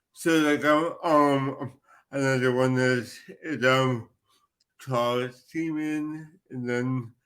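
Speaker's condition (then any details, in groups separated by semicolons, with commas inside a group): Cerebral palsy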